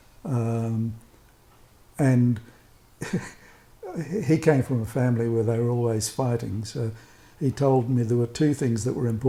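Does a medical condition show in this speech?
No.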